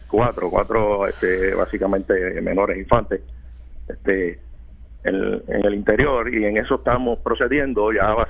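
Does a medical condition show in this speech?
No.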